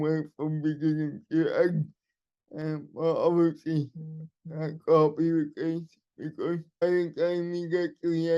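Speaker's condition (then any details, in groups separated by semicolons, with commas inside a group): Cerebral palsy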